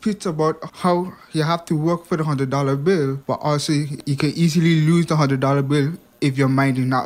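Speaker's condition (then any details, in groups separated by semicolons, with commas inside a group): Hearing impairment; ongoing hearing loss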